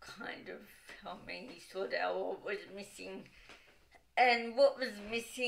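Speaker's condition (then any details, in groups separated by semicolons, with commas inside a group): Cerebral palsy; wheelchair user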